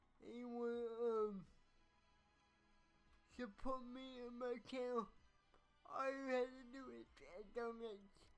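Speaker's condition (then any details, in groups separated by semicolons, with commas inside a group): Cerebral palsy; speech affected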